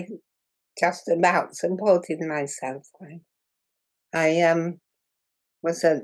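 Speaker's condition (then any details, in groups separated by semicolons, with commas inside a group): Muscular dystrophy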